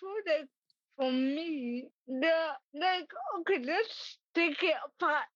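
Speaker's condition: Cerebral palsy; slow typing

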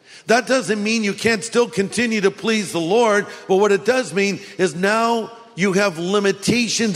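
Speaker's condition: No condition

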